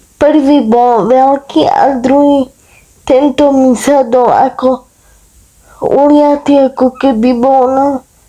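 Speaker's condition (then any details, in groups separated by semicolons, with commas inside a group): Cerebral palsy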